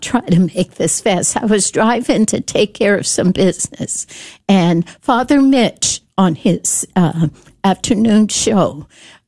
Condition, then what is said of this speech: Spasmodic dysphonia. But they understand that I have this voice problem.